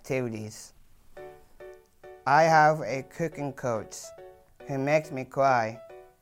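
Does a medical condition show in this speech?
Yes: Down syndrome; trisomy 21, low muscle tone in every muscle, up to 30% more energy for activity, short arms and legs; speech really hard due to low muscle tone and tongue.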